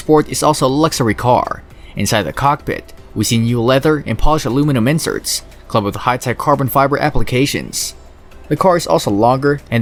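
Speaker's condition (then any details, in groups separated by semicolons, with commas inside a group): No condition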